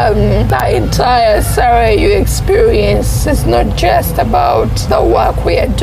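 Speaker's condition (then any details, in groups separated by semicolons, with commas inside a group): Cerebral palsy; hearing difficulty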